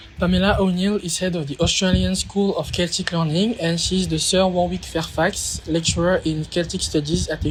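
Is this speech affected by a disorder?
No.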